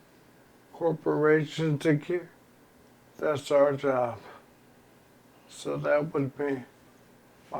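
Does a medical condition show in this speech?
Yes: ALS; progressive terminal illness.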